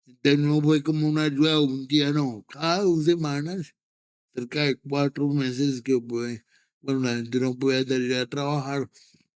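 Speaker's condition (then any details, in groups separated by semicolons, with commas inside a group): Cerebral palsy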